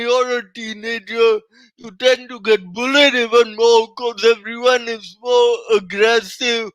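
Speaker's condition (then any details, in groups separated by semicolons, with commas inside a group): Cerebral palsy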